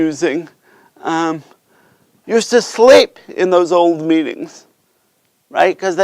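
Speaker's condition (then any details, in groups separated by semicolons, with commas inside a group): Cerebral palsy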